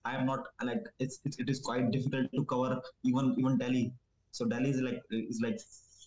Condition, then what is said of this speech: Stuttering. Well, your stutter is not known or not observed very much, so you're doing a great job.